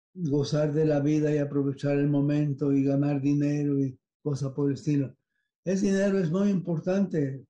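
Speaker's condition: Parkinson's disease; balance

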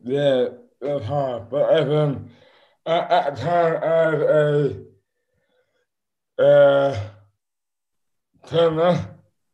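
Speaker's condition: Dystonia; affects speech and hands

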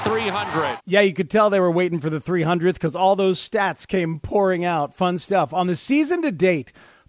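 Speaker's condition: No condition

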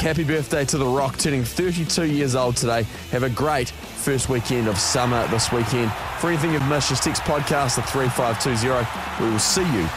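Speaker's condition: No condition

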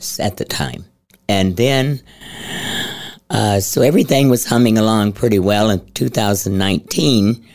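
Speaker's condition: Head and neck cancer; stage 4 cancer into voice box from acid reflux, 36 throat radiations, chemotherapy at Gunderson; voice a little scratchy, never needed shots to swallow during chemotherapy

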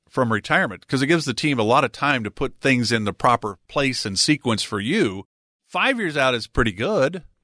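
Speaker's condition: No condition

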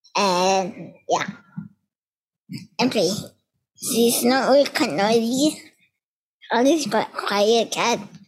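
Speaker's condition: Spinal muscular atrophy; weak respiratory muscles, breathing neurons dying over 10 years, spine curvature collapsed most lung volume

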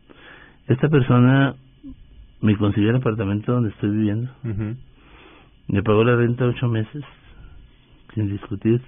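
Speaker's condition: Parkinson's disease; under neurologist care, seen last week

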